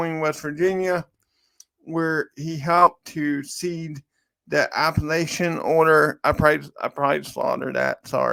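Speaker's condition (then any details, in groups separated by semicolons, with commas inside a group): Cerebral palsy; from birth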